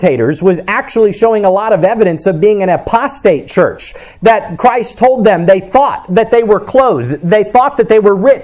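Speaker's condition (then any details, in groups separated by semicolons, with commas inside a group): No condition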